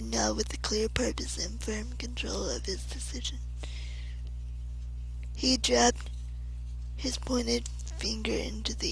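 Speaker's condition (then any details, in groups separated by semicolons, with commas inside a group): Cerebral palsy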